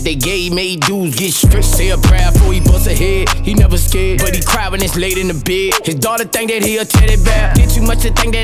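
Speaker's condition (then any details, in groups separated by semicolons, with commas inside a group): No condition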